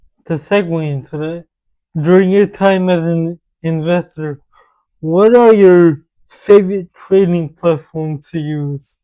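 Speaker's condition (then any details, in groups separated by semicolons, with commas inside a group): Cerebral palsy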